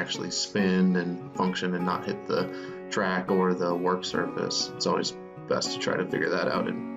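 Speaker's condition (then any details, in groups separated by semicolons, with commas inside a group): No condition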